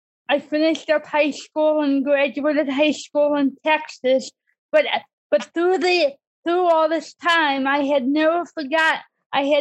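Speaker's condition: Cerebral palsy; disability since childhood

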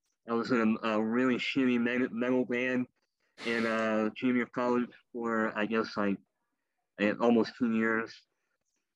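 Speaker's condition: Cleft lip and palate; rare genetic birth disorder

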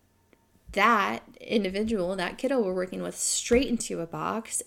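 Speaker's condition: No condition

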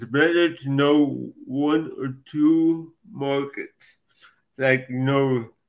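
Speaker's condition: Cerebral palsy; from birth

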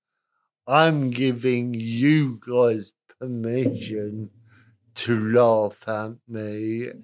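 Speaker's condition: Cerebral palsy, moderate; spastic

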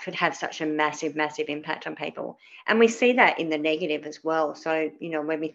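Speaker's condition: Cleft palate; spoke differently as child, lots of childhood speech therapy, c for communication skills in primary school

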